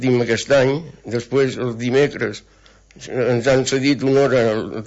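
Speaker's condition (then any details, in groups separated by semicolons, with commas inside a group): Parkinson's disease; weekly table tennis program with CERT Tenis Taula and Àrea Bàsica de Salut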